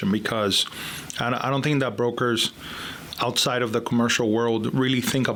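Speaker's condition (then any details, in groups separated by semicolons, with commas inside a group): No condition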